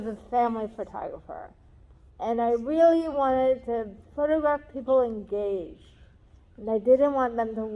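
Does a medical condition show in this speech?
Yes: cerebral palsy.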